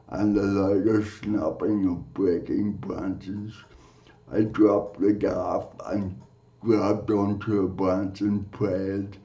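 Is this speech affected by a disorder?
Yes: cerebral palsy; from birth.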